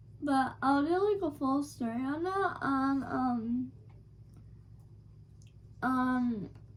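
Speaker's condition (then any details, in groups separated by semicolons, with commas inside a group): Cerebral palsy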